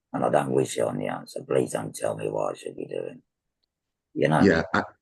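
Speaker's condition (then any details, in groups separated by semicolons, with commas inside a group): Laryngectomy for laryngeal cancer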